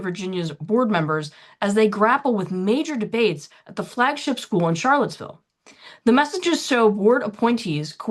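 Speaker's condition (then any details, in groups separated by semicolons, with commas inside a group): No condition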